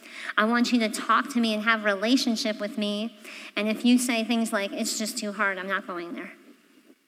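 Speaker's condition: Cleft palate; congenital

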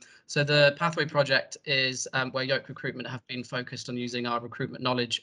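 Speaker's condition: No condition

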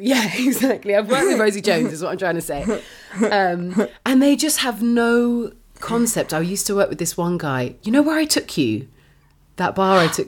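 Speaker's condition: No condition

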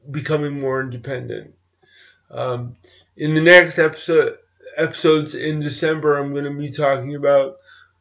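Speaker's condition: Cerebral palsy; walks with crutches

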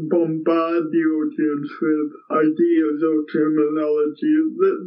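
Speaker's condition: Cerebral palsy; speech impairment

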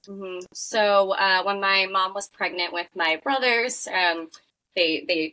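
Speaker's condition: Pierre Robin syndrome with cleft palate, Pierre Robin sequence; congenital isolated, small jaw displacing tongue, surgery at 10 months, Children's Hospital of Philadelphia; air escape, hypernasality when speaking

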